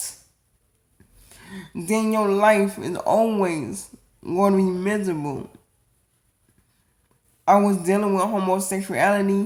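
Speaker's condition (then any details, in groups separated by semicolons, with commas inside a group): Cerebral palsy; atypical speech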